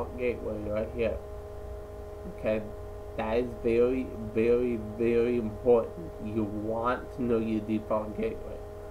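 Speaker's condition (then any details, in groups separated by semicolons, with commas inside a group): Cerebral palsy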